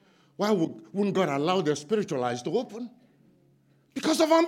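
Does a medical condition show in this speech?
No.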